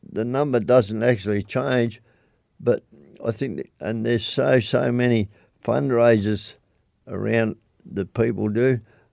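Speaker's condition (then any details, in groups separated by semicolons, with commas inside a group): Motor neurone disease; progressive decline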